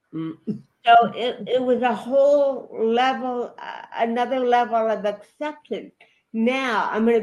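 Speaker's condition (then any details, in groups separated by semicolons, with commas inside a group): Cerebral palsy; affects body movements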